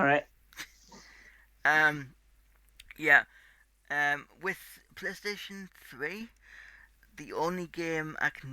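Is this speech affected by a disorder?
Yes: cerebral palsy; tight muscles.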